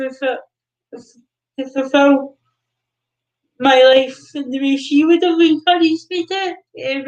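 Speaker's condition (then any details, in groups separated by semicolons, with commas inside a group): Cerebral palsy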